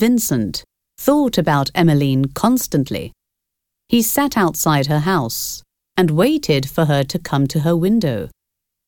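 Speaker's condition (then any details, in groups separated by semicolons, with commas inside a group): No condition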